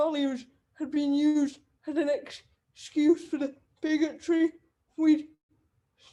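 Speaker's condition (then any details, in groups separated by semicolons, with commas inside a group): Cerebral palsy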